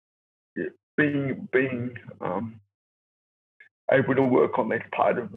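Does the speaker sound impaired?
Yes: cerebral palsy; from birth, born two months premature, resuscitated twice, lack of oxygen to brain, brain injury, affects mobility and walking; uses electric wheelchair.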